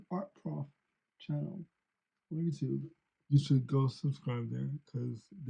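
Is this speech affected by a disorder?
Yes: cerebral palsy; since birth.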